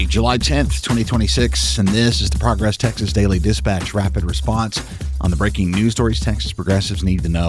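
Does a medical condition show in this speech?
No.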